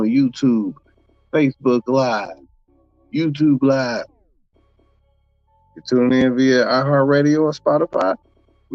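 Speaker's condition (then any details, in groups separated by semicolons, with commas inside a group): No condition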